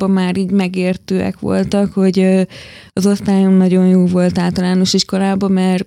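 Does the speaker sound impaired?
Yes: hearing loss; hard of hearing, likely from birth, detected at age five, first hearing aid at five; hearing aids in both ears, relies on lip-reading, unaided hears almost nothing beyond one meter; quiet child, started speaking late, recited nursery rhymes poorly in kindergarten.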